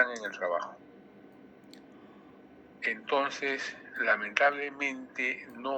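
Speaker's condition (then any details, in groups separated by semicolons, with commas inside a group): No condition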